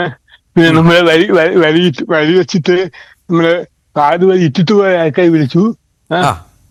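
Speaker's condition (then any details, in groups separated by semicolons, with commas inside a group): Cerebral palsy; present from birth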